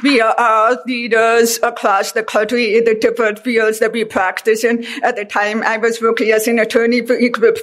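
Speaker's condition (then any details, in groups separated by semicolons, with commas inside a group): Deafness; deaf since childhood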